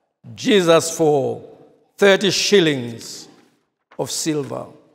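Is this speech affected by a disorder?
No.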